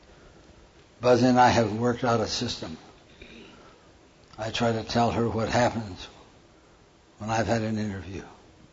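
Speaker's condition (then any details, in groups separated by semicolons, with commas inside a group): Parkinson's; hand tremor during talk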